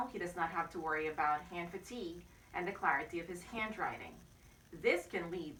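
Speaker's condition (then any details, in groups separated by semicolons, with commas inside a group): No condition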